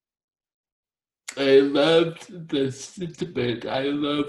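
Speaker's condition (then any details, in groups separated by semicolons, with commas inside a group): Torsional dystonia; sudden onset eighth grade, rare muscle and nerve disease, torso twisting, wheelchair by senior year, colon surgery; voice difficult to understand at first, trouble pronouncing certain words, pauses to substitute other words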